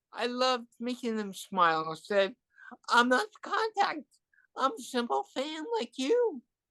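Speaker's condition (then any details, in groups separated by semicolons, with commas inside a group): Cerebral palsy; from birth, hearing loss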